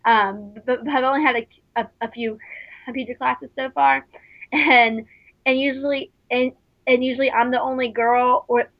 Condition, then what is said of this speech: Stuttering. I think it might be that I talk in a different voice, too, when I'm, like, in that work mode, maybe.